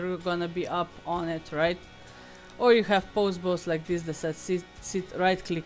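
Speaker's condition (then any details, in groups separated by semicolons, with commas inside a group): No condition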